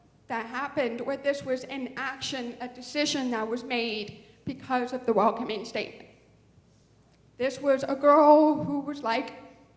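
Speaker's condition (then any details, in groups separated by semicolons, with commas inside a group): Deafness; born deaf, profound hearing loss, some cochlear hair cells left but insufficient, cochlear implant chosen by doctor father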